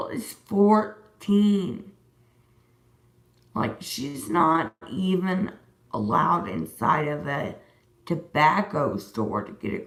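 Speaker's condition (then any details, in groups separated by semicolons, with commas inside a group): Disability causing slurred speech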